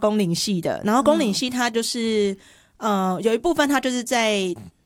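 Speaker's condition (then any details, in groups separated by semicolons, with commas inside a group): Hearing impairment; uses hearing aids, removed for water activities like river tracing, cannot hear without; clear articulation per host, self-reports sometimes slightly unclear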